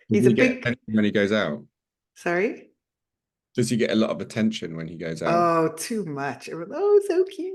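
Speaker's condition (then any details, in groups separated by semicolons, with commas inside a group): No condition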